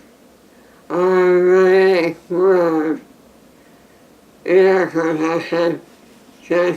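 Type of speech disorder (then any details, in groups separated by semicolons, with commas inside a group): Slurred speech; motor neurone disease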